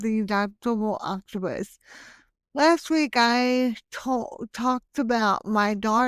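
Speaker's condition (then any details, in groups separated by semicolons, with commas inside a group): Hemiplegic cerebral palsy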